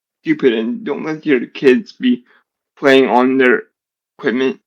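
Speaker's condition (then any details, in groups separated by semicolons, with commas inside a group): Generalized dystonia; drops things with both hands, clumsy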